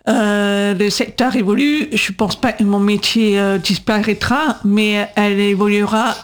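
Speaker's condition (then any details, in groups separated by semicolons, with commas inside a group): Deaf from birth; congenital deafness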